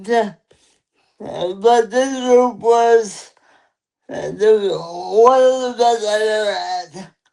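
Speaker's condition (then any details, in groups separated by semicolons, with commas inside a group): Cerebral palsy; lifelong; limited energy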